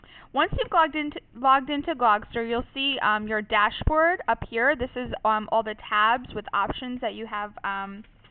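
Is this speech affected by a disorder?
No.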